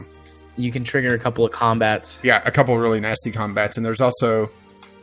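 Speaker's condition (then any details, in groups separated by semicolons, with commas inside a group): No condition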